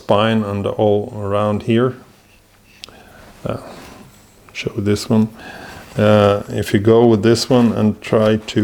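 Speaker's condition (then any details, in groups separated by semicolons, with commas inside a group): No condition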